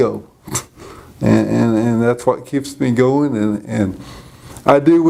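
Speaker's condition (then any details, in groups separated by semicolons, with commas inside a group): Cerebral palsy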